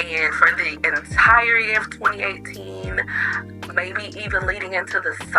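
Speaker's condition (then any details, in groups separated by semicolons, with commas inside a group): No condition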